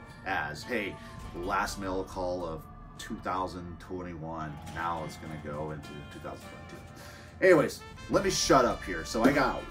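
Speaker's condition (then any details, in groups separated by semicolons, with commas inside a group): No condition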